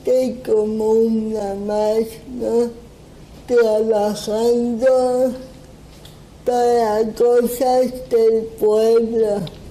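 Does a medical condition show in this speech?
Yes: cerebral palsy.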